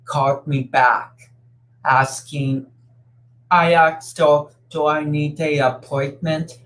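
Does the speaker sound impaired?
Yes: cerebral palsy; hands do not cramp.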